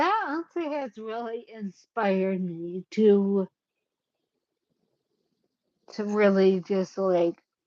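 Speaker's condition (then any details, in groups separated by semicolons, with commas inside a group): Cerebellar ataxia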